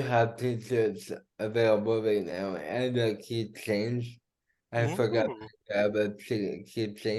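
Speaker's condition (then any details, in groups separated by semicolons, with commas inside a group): Cerebral palsy; diagnosed at about two months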